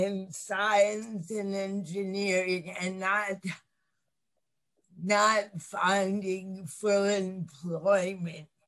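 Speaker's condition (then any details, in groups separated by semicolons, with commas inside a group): Cerebral palsy; lifelong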